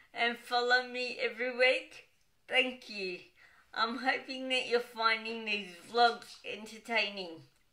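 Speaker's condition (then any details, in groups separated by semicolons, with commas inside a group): Cerebral palsy, dystonic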